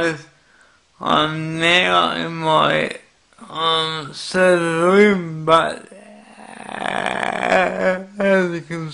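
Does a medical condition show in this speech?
Yes: cerebral palsy.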